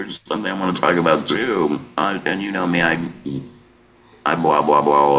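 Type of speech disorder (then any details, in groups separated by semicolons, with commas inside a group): Electrolarynx speech; laryngectomy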